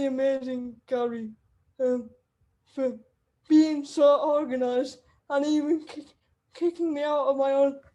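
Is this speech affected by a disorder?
Yes: cerebral palsy; wheelchair user.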